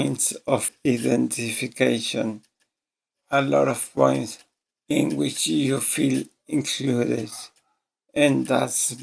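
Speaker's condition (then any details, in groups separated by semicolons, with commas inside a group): ALS; voice severely damaged, hard to understand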